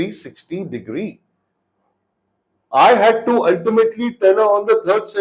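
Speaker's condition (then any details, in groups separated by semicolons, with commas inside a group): No condition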